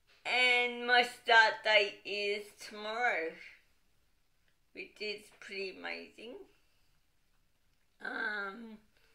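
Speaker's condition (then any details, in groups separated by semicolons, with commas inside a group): Cerebral palsy, dystonic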